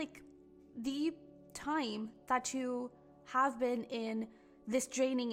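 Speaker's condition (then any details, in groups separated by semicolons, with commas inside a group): No condition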